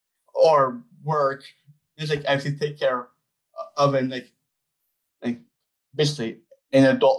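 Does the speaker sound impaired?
Yes: Down syndrome; 25-year-old man; described as very articulate in giving details, public speaker, gave TEDx talk, hosts own podcast.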